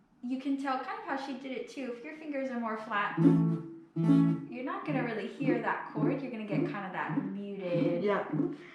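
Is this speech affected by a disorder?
No.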